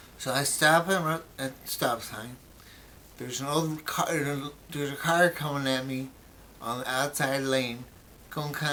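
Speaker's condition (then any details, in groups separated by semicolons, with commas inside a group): Brain injury; memory greatly affected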